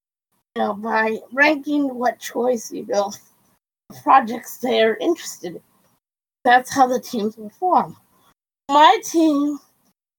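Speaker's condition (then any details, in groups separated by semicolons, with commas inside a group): Cerebral palsy; wheelchair user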